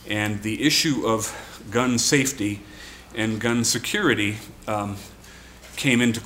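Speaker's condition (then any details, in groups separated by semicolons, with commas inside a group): No condition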